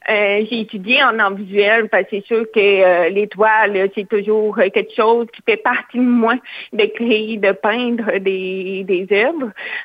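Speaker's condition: Hearing loss with cochlear implant; hard of hearing, cochlear implant at age 4, operated very young, uses interpreters

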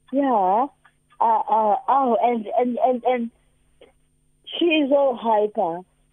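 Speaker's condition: Cerebral palsy; cerebral palsy from birth

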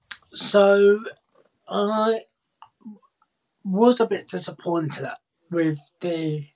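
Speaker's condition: Cerebral palsy, profound hearing loss; BSL first language

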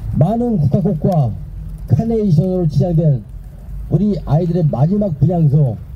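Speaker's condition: No condition

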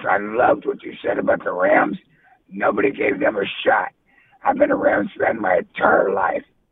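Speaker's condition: Throat cancer; survivor; voice sounds bad, worse than host's

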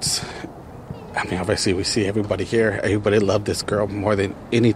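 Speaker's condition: No condition

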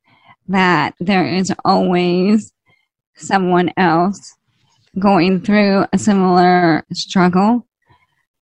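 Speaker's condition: ALS; slow progressing ALS, diagnosed February 2004 by neurologist, about 17 years since diagnosis; less physically affected than many guests due to slow progression

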